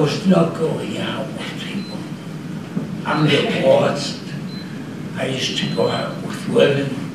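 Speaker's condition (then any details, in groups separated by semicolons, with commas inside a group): Essential tremor, severe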